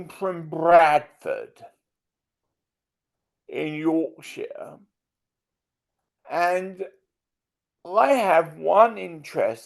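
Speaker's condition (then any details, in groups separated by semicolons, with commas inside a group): Multiple sclerosis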